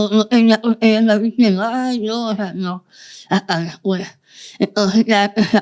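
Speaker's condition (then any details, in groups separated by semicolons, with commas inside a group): Moebius syndrome, congenital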